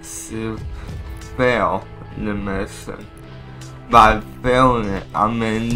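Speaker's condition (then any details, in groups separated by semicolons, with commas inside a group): Cerebral palsy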